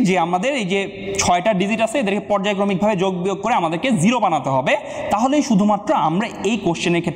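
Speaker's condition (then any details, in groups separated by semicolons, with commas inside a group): No condition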